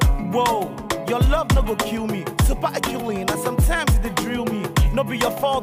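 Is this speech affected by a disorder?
No.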